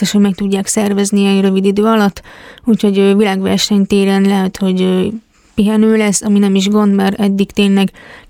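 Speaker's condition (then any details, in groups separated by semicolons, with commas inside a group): Hearing impairment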